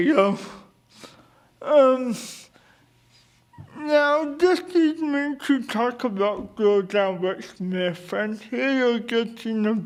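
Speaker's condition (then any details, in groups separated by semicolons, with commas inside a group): Cerebral palsy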